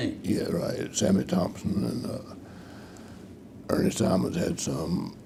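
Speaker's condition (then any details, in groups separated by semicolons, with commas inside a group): Parkinson's disease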